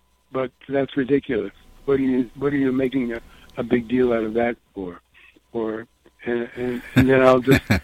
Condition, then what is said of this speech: Parkinson's disease. And then I would think I went to other, specifically Parkinson doctors, and discovered, yes, indeed, and that my throat is getting closed up.